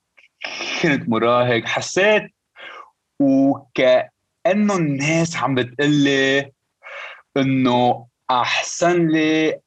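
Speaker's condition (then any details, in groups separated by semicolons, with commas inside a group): Stuttering; present since at least teenage years; stutter noticeable, joking about it helps listeners understand why speech sounds that way; prolonged sounds, blocks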